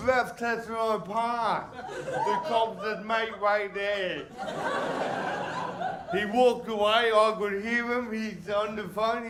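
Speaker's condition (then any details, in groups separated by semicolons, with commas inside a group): Cerebral palsy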